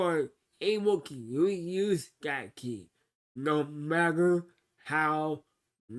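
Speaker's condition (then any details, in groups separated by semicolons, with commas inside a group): Cerebral palsy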